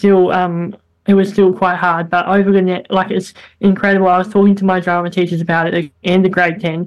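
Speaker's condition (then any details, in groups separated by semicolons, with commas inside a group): Bilateral cleft lip and palate; many operations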